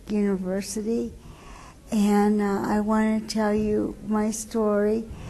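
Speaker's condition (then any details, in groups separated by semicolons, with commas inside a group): Cerebral palsy; wheelchair user; uses wheelchair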